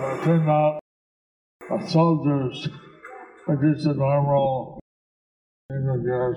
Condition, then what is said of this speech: Stroke. So I had Deva Madhava repeat what I say.